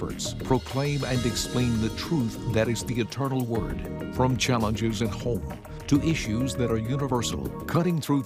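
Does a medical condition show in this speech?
No.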